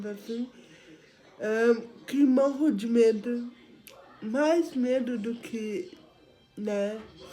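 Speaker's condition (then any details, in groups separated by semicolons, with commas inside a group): Cerebral palsy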